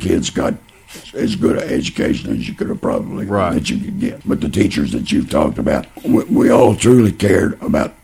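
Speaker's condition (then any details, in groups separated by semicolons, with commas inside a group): Laryngeal cancer; about 12 years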